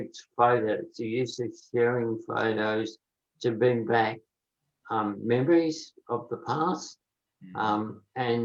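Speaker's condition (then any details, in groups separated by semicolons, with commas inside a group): Motor neurone disease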